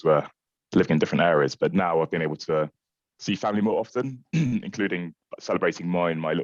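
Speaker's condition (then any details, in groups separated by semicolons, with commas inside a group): No condition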